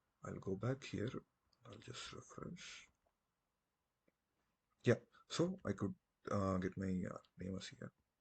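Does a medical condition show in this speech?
No.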